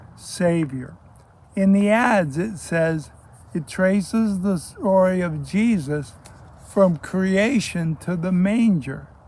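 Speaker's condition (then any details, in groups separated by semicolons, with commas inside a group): ALS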